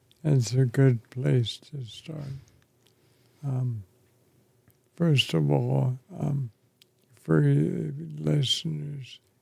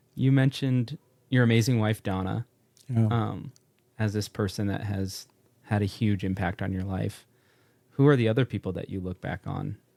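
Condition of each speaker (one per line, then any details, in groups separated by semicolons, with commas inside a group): ALS; affects chest and throat; two and a half years in, weeks to live, refusing some intervention
No condition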